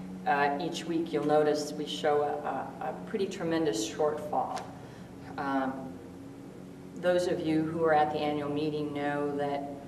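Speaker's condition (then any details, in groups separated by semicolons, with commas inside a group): No condition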